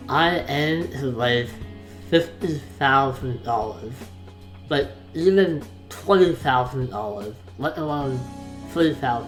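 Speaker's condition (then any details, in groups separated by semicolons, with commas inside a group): Facial palsy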